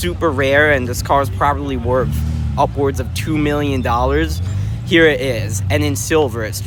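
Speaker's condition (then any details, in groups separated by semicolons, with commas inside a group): No condition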